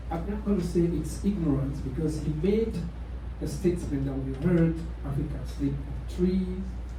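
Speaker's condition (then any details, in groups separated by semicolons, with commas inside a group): No condition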